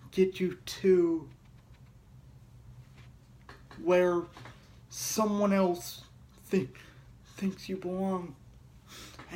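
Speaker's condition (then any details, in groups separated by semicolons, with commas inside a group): Cerebral palsy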